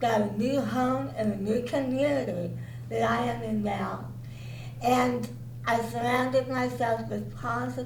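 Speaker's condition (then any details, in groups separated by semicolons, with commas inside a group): Cerebral palsy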